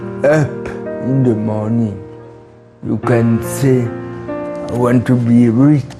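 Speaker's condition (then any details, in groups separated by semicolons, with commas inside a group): Cerebral palsy; from birth, cause umbilical cord wrapped around body at birth, care facility age three for 17 years, first walked at age nine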